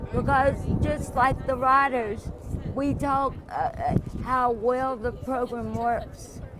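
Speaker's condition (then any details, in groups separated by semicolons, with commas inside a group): Cerebral palsy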